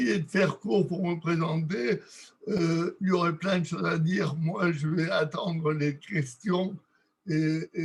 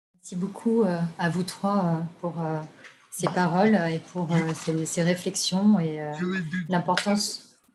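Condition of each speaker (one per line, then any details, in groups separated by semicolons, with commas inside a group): Cerebral palsy
No condition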